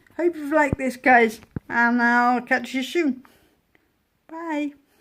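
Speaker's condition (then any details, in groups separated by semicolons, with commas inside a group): Cerebral palsy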